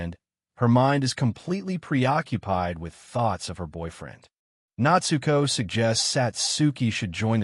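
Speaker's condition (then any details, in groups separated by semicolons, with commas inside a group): No condition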